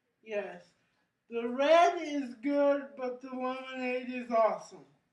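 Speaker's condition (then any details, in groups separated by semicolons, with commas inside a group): Cerebral palsy; brain injury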